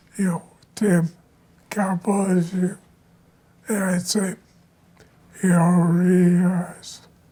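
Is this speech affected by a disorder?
Yes: ALS; onset in hands; voice lost timbre, losing use of voice and hands.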